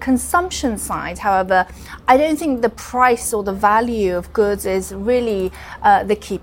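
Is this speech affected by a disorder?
No.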